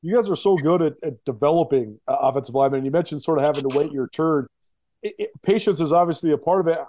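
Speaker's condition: No condition

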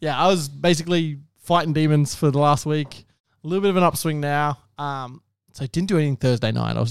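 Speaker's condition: No condition

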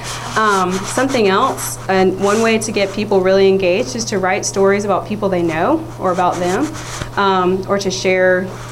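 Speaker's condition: No condition

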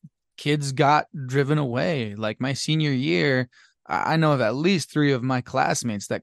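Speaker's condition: No condition

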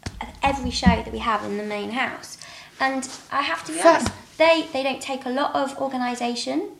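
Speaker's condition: No condition

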